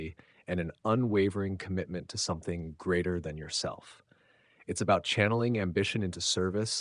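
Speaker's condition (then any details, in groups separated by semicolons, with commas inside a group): No condition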